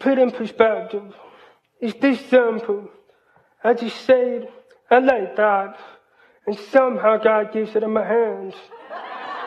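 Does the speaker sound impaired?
Yes: hearing loss, cochlear implant; completely deaf until age 12.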